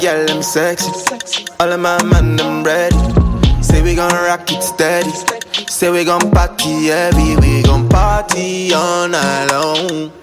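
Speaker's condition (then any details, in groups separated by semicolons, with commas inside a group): No condition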